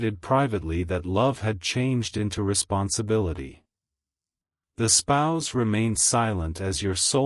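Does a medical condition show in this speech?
No.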